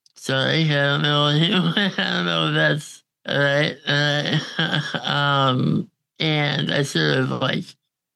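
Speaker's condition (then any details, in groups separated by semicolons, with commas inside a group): Congenital muscular dystrophy; uses ventilator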